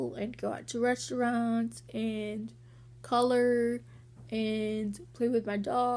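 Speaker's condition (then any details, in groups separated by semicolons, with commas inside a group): Cerebral palsy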